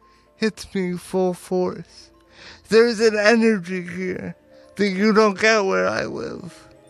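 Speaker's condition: Cerebral palsy; power wheelchair user

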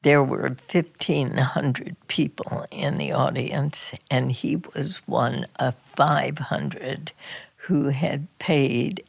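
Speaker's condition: Spasmodic dysphonia; diagnosis took six years

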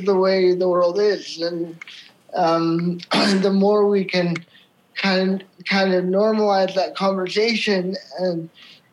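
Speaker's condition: Cerebral palsy; from birth, wheelchair user

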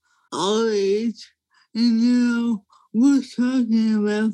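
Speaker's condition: ALS; diagnosed as a young woman

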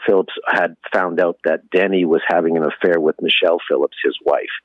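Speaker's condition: No condition

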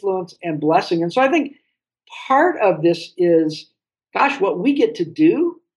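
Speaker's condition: No condition

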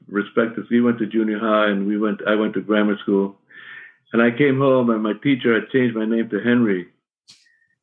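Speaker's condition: Parkinson's; shaky voice, may stumble on words

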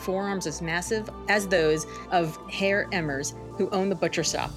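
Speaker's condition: No condition

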